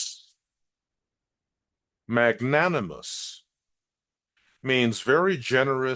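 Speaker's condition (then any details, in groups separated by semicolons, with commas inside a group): No condition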